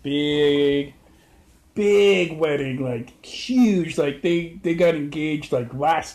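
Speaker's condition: No condition

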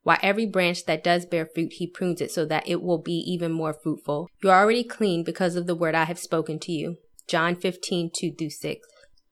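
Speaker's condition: No condition

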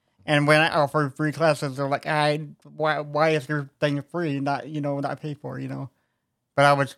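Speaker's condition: Cerebral palsy; left-handed

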